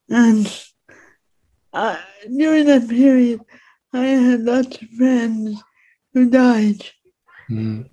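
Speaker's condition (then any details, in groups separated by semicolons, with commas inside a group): Speech impediment; disabled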